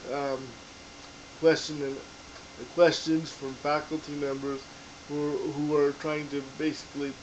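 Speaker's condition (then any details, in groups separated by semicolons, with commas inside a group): Cerebral palsy; diagnosed in infancy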